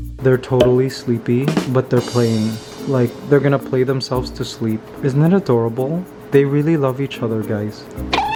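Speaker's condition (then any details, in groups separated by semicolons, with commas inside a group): No condition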